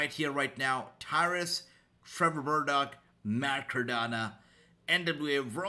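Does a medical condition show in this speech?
No.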